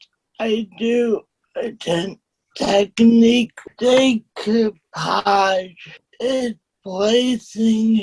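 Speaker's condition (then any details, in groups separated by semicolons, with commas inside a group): Cerebral palsy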